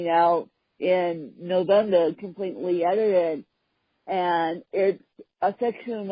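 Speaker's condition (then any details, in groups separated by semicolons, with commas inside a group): Cerebral palsy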